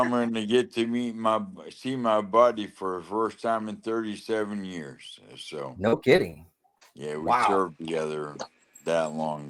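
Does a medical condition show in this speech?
Yes: lou Gehrig's disease (ALS).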